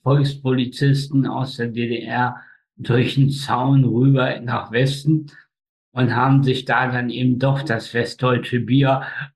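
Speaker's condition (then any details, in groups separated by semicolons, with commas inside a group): Spastic tetraparesis, spastic quadriplegia; brain oxygen loss up to 15 minutes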